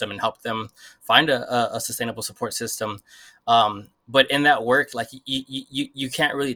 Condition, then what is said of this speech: Stuttering. The way I experience my stutter, more so now as an adult, it sounds more like this, like I'm repeating words or get stuck on a word.